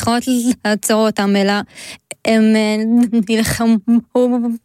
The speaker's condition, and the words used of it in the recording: Stuttering. אם אנחנו אחד על אחד, אני לא מגמגמת, אבל...